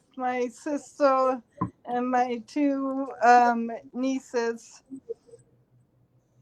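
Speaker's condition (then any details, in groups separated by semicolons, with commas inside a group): Cerebral palsy; talks too fast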